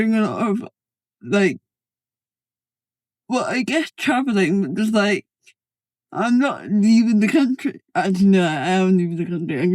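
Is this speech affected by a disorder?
Yes: cerebral palsy.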